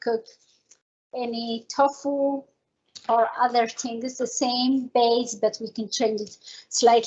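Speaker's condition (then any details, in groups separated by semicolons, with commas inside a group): No condition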